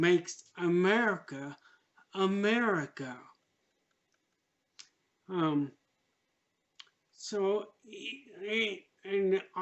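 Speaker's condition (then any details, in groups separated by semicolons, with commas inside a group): Traumatic brain injury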